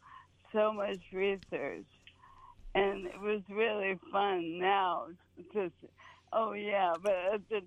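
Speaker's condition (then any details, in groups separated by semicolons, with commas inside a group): ALS; terminal, symptoms from early 2023, diagnosed after at least six months, walking distance steadily declining; great difficulty speaking, speech garbled, still talking and swallowing food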